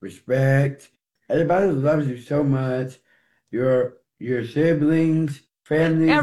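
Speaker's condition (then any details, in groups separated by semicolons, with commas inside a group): Down syndrome; 14-year-old boy, in NICU a few days after birth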